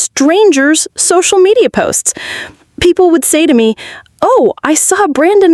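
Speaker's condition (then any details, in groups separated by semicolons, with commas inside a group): No condition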